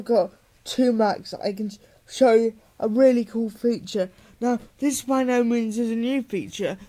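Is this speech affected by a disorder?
Yes: cerebral palsy.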